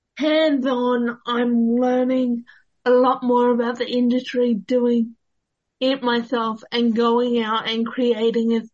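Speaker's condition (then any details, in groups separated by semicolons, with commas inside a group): Cerebral palsy; unable to move for days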